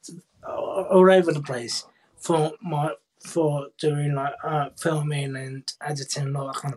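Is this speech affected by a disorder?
Yes: cerebral palsy, profound hearing loss; born three months premature, boccia class BC5 formerly BC2; speaks clearly despite deafness, BSL first language, primary school speech and language therapy.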